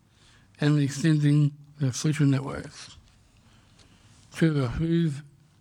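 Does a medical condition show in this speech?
Yes: Down syndrome; congenital, diagnosed at birth.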